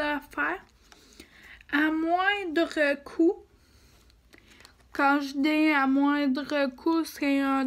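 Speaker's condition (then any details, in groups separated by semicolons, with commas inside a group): Ataxia; degenerative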